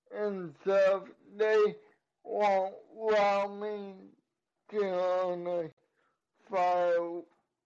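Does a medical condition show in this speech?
Yes: cerebral palsy.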